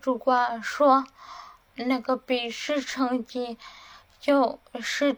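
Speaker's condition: Cerebellar atrophy, hereditary; cannot manage stairs or go out alone since COVID

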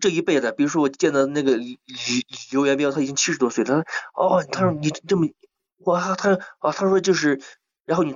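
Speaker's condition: Stuttering; stutter since childhood, Gansu Jingyuan dialect speaker; mild stutter audible in interview, repetitions, fillers; much worse speaking local dialect, fluent singing in dialect, feels comfortable within own breath rhythm; repeated sounds, repeated words

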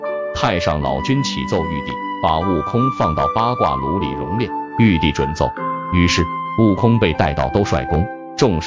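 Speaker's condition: No condition

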